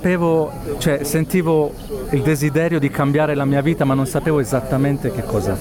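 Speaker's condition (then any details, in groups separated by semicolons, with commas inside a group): No condition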